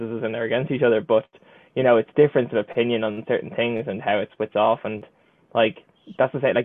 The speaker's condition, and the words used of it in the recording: No condition.